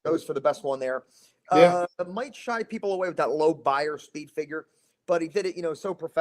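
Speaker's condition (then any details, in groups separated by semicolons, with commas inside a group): No condition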